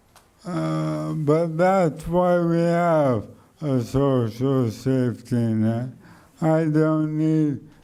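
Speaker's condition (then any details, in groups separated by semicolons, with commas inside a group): ALS; speech slowed and softened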